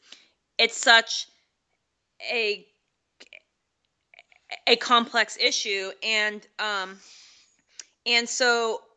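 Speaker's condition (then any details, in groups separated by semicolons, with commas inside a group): Stuttering; familial developmental stuttering, brother, dad, uncle affected, worsened through school, childhood therapy for tongue-out s lisp; still stutters, stuttering therapy after college, 3-week intensive Successful Stuttering Management Program, less avoidance; variable, sometimes fine, sometimes bad, strange sounds while speaking, formerly barely any word out; repeated sounds, blocks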